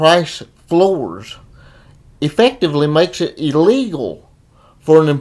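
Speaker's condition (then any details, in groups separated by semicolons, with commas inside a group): Cerebral palsy; reports speaking clearly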